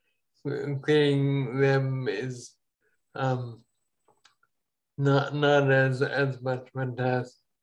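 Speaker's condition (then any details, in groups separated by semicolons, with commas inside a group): Ataxia; falls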